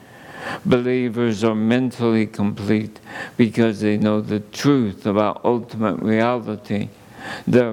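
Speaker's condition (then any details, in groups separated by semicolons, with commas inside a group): ALS; under neurologist care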